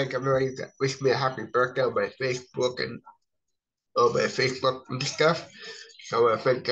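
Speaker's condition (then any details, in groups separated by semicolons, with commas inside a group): Cerebral palsy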